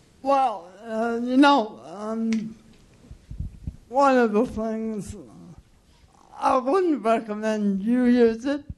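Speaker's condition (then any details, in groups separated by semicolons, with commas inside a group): Cerebral palsy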